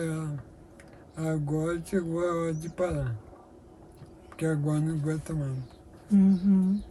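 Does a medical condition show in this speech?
Yes: amyotrophic lateral sclerosis.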